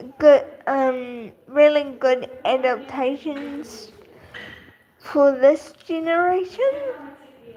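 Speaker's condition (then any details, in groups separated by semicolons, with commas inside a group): Cerebral palsy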